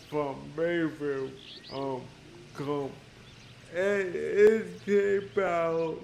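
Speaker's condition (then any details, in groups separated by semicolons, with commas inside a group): Cerebral palsy; speech impairment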